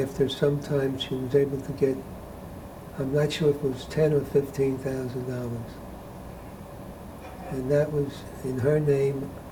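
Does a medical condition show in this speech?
Yes: Parkinson's disease; very poor memory.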